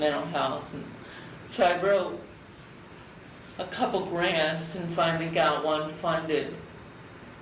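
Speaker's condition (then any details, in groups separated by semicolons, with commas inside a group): Cerebral palsy; from birth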